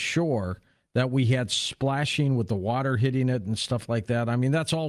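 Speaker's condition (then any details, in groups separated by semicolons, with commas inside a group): No condition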